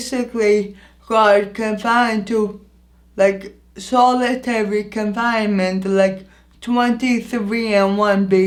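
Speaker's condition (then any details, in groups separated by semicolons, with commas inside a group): Anoxic brain injury; injury affects voice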